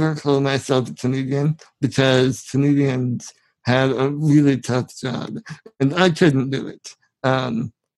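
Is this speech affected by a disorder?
Yes: spinal muscular atrophy; severe atrophy in almost all muscles.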